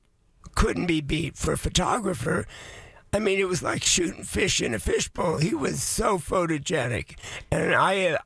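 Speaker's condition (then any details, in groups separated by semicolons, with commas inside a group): Voice changed after vocal cord surgery; about two years since vocal cord surgery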